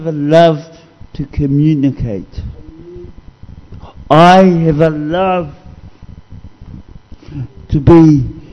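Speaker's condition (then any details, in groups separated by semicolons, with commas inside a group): Cerebral palsy; discovered at age 2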